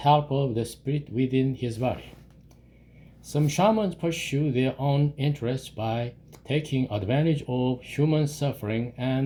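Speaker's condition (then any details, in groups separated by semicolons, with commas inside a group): No condition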